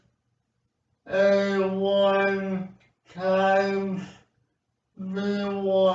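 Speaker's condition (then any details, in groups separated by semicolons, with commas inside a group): Speech impairment after birth surgery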